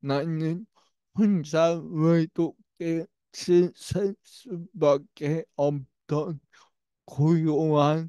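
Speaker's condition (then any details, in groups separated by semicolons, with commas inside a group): Brain lesion disability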